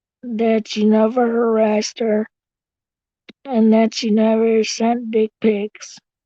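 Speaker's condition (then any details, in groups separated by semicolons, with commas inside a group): Cerebral palsy; tracheotomy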